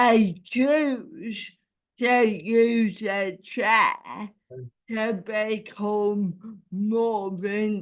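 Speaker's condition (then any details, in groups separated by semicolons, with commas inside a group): Cerebral palsy; ataxic type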